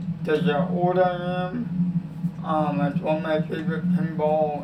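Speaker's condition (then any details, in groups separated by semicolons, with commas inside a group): Cerebral palsy; affects legs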